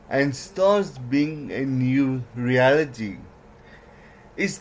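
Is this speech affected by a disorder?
Yes: cerebral palsy; trouble formulating words.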